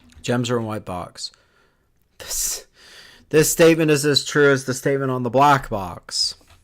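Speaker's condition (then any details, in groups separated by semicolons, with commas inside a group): No condition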